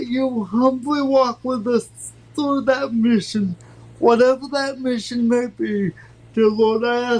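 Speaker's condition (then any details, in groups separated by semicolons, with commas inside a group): Cerebral palsy; from birth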